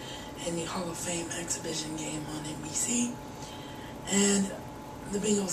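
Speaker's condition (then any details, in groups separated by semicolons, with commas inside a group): Cerebral palsy; wheelchair bound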